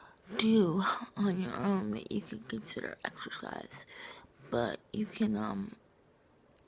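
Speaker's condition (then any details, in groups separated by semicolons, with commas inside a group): Cerebral palsy, triplegia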